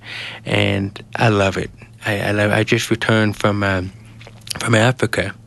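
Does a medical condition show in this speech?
Yes: genetic hearing loss; congenital genetic 90% hearing loss inherited from father, diagnosed almost age two, no cochlear implant; hearing aid, earlier body aid, twelve years speech and listening therapy, Child Shall Speak program; speaks well after years of therapy, trouble understanding unfamiliar accents on phone.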